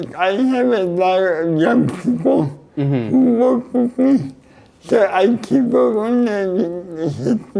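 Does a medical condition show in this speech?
Yes: cerebral palsy; neck surgery went badly.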